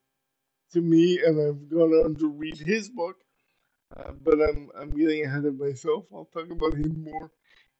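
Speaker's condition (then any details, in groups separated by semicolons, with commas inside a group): Cerebral palsy; uses power wheelchair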